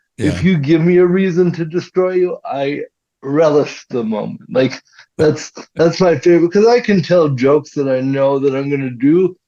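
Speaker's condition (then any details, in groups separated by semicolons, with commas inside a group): Cerebral palsy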